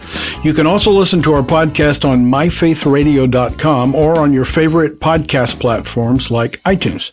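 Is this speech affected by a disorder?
No.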